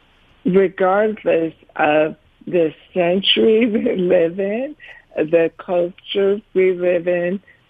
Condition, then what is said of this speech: ALS (motor neuron disease). You'll notice my tongue is affected, so I speak more slowly than I used to.